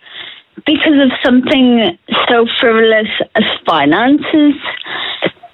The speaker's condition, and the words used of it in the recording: Ataxia. And my speech is starting to get slower, a little bit more slurred as time goes on.